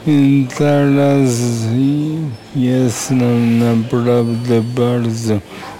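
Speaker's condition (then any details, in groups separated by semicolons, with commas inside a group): Aphasia; pool treatments at Lądek-Zdrój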